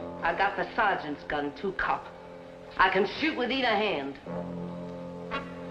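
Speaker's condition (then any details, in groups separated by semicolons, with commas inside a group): No condition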